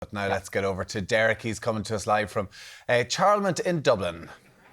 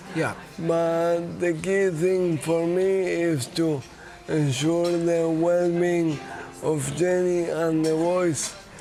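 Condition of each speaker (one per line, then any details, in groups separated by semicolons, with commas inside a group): No condition
Motor neuron disease; diagnosed about two years ago, daily fatigue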